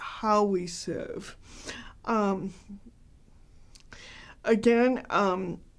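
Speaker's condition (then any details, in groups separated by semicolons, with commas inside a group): Cerebral palsy, mild; hard to understand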